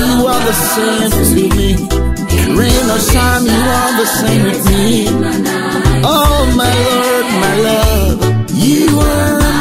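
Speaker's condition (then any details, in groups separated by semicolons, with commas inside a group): No condition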